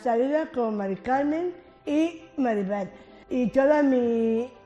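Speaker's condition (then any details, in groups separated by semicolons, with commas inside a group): Down syndrome; congenital, age 53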